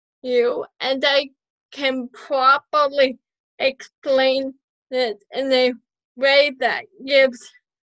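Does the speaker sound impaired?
Yes: cerebral palsy, spastic quadriplegic, mild.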